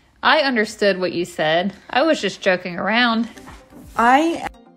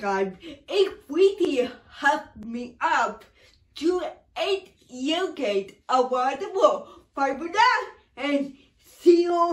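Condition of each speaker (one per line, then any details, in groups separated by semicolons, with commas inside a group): No condition
Speech apraxia; trouble producing sounds correctly despite knowing words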